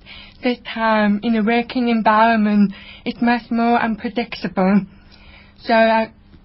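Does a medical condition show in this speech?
Yes: profound hearing loss; congenital, no family history, diagnosed at 9 months, cochlear implant at Tigerberg unit in early 20s; age 50, uses cochlear implant, hears high speech frequencies, ongoing therapy with audiologist Jenny Perrold; learned to speak through extensive speech therapy with parent and speech therapist after diagnosis.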